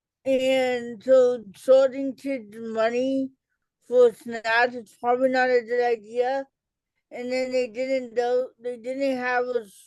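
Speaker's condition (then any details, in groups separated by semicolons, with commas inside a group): Cerebral palsy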